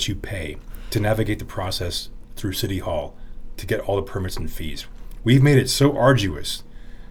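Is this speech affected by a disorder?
No.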